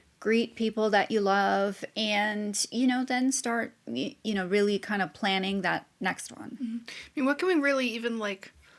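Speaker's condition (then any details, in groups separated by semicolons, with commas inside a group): No condition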